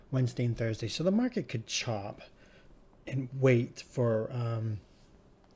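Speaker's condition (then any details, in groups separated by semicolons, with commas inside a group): No condition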